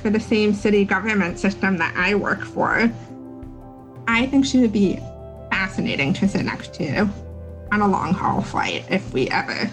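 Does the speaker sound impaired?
Yes: deafness; reads lips, wears cochlear implants; cannot hear anything when implants are off; had speech therapy.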